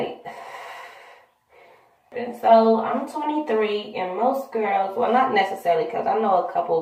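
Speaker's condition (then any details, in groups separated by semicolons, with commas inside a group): No condition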